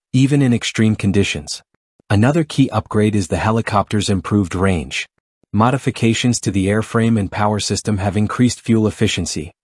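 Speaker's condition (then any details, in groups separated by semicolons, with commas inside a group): No condition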